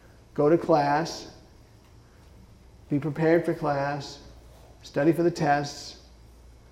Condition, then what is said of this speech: Parkinson's disease. You've got a progressive, degenerative, tough for me to say,